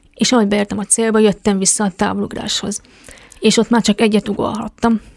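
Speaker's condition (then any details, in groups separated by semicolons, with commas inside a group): Deafness; congenital, found at age one, device with surgery at 2.5, eight ear operations (3 left, 5 right) until ten; tried signing with Japanese sign-language users at the competition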